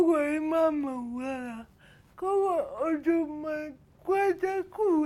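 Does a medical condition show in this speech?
Yes: cerebral palsy.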